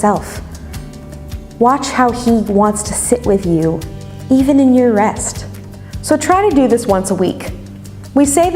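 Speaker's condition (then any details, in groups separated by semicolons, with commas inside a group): No condition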